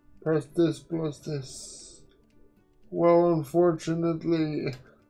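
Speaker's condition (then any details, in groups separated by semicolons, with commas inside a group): Quadriplegic cerebral palsy; uses one hand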